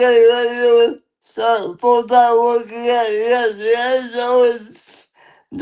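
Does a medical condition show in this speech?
Yes: cerebral palsy; lifelong; limited energy.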